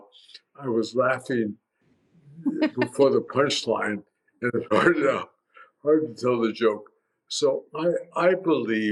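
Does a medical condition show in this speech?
Yes: primary lateral sclerosis; tongue.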